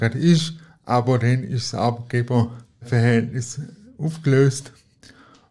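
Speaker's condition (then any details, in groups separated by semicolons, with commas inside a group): Cerebral palsy; personal assistance team via IV assistance contribution for almost 10 years, lives in own apartment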